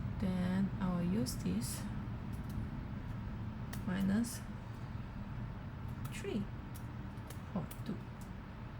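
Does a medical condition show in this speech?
No.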